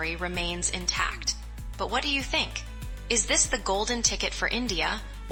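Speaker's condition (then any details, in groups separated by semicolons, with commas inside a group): No condition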